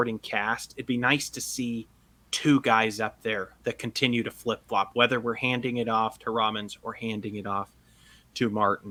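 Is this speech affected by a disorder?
No.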